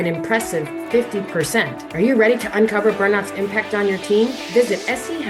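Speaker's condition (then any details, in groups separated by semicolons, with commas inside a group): No condition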